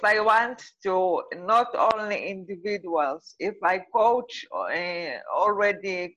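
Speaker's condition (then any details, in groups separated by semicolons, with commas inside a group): Cerebral palsy; uses a wheelchair, mother of two children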